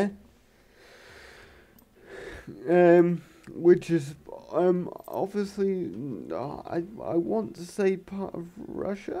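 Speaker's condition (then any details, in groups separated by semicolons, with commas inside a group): Cerebral palsy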